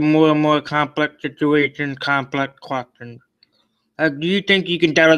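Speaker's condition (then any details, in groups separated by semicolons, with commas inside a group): Cerebral palsy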